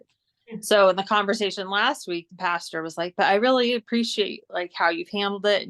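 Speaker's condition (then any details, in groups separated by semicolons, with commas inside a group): No condition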